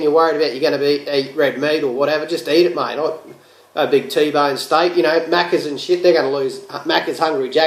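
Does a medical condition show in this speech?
No.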